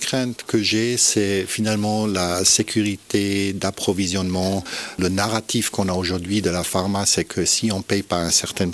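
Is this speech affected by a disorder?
No.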